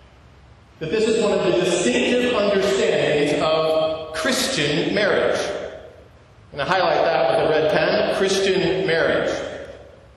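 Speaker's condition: No condition

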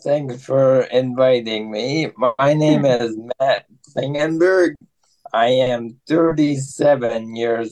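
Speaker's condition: ALS; limb onset in left arm, constant arm twitching, diagnosed at 32 in Iowa City; about 5 years since diagnosis, age 37

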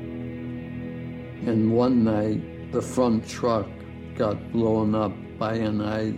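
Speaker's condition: ALS; diagnosed about 13 years ago

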